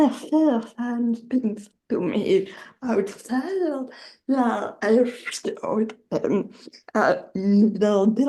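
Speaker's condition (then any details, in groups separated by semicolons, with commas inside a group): Generalized dystonia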